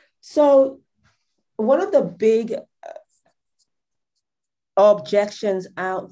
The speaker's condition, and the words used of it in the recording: Stuttering. I used to have a very, very bad stutter, and now it's actually gotten really, really better,